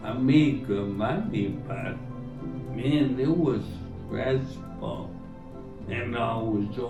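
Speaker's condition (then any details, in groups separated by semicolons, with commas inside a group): Traumatic brain injury (pontine cavernoma); two pontine bleeds from cavernous malformation, two surgeries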